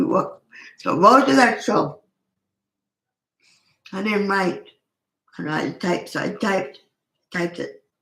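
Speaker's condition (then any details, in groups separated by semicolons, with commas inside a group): Cerebral palsy; scoliosis, cannot sit up straight, never walked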